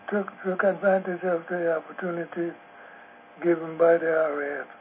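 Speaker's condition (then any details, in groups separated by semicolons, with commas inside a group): Parkinson's; severe Parkinson's, age 82, weak airflow, cannot sustain saxophone, flute or clarinet for whole gig; choppy, strain audible in voice, stressful to speak, may have difficulty speaking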